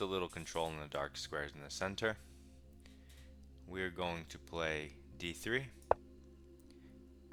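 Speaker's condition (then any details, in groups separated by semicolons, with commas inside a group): No condition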